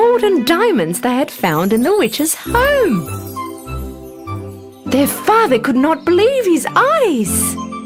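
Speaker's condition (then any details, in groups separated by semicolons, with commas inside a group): No condition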